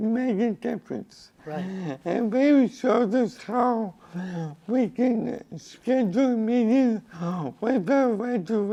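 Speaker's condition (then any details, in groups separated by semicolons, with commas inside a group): Cerebral palsy; from birth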